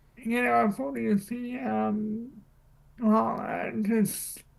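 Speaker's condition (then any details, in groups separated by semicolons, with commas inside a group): Cerebral palsy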